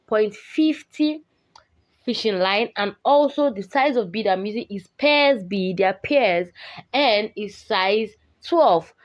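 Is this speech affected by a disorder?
No.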